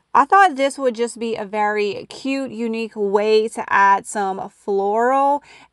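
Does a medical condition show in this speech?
No.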